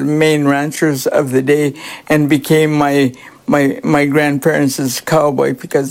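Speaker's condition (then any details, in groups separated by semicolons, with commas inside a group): Cerebral palsy; cerebral palsy from birth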